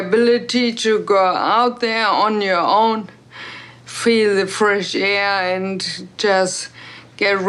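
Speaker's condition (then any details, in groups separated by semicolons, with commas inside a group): Brain injury; acquired, accident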